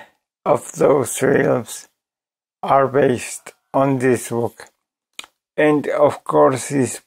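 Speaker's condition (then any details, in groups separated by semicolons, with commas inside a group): ALS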